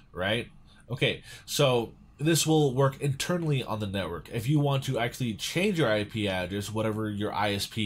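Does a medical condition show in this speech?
No.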